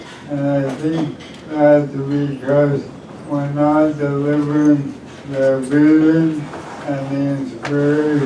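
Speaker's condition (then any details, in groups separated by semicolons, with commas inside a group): ALS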